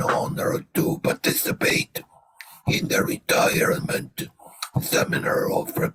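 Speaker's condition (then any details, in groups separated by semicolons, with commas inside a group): Laryngectomy; tracheoesophageal voice prosthesis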